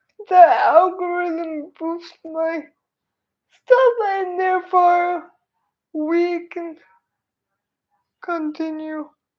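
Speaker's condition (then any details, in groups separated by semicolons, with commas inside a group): Cerebral palsy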